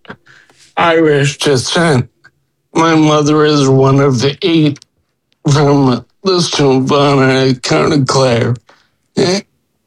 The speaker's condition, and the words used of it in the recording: Ataxia. The difference, it has given me definitely a lot more confidence, speech-wise, but I am asked less often